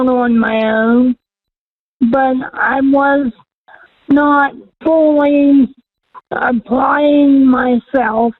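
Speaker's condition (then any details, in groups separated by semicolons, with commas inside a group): Cerebral palsy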